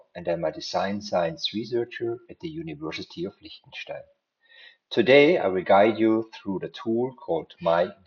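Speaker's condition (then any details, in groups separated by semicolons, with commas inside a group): No condition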